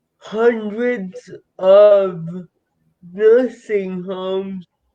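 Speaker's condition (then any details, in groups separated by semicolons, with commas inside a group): Cerebral palsy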